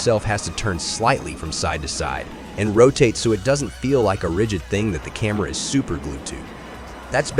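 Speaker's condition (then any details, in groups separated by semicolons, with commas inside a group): No condition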